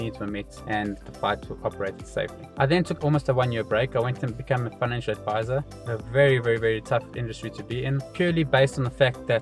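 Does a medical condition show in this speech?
No.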